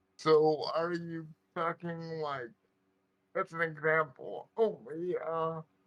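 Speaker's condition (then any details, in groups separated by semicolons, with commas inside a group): Cerebral palsy; right side weaker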